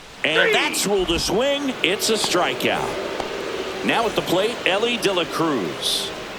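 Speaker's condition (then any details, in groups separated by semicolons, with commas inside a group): No condition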